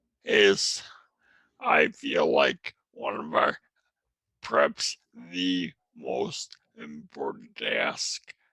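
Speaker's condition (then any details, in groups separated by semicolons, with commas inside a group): Traumatic brain injury; skull collapsed; could not speak after injury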